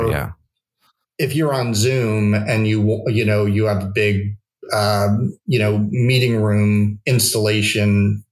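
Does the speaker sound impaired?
No.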